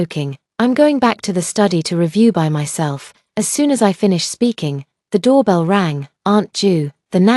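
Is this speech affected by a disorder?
No.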